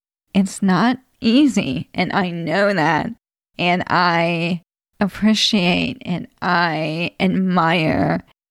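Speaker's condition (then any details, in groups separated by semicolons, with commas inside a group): ALS; voice changing and declining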